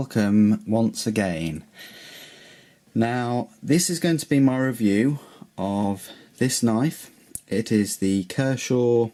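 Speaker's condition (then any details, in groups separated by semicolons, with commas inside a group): No condition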